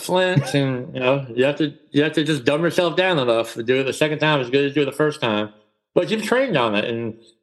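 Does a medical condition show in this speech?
Yes: cleft palate; congenital cleft palate.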